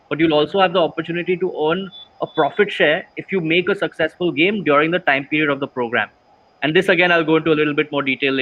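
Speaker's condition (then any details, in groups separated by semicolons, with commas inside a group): No condition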